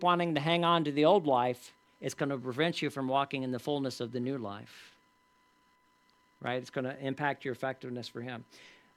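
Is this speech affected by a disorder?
No.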